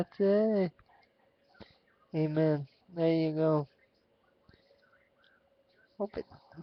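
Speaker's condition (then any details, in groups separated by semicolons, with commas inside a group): Cerebral palsy, quadriplegic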